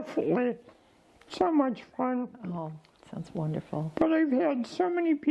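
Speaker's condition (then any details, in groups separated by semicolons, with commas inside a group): ALS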